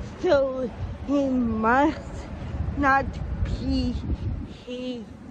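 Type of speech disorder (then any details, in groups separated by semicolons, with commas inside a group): Apraxia of speech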